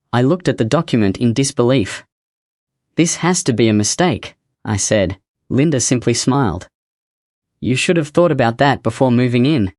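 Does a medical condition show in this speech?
No.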